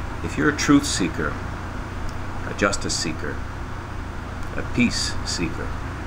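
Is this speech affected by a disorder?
No.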